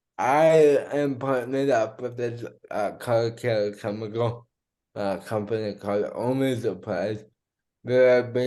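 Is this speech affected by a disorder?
Yes: cerebral palsy.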